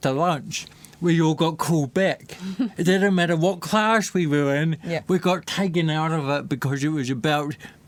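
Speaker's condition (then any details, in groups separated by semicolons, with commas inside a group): Cerebral palsy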